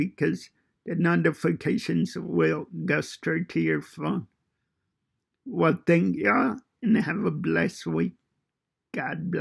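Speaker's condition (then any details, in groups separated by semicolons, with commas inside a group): Cerebral palsy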